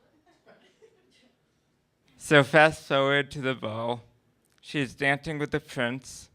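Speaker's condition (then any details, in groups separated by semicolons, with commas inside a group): Cerebral palsy; oxygen deprivation at birth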